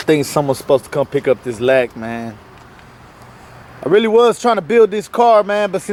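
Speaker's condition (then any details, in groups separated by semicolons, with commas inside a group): No condition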